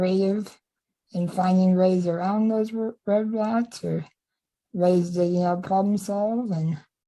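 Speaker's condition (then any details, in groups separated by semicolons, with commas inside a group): Spinal muscular atrophy type 2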